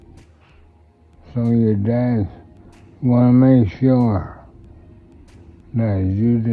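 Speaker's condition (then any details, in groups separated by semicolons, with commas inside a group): Multiple sclerosis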